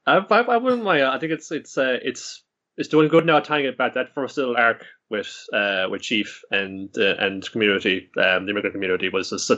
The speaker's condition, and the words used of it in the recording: Stuttering. Well, I stutter in general when I get too excited, but I try not to.